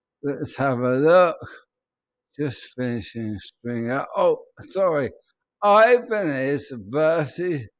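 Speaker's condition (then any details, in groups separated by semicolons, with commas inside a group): ALS; speech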